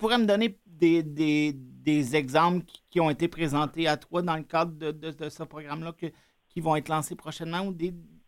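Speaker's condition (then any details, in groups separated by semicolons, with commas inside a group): No condition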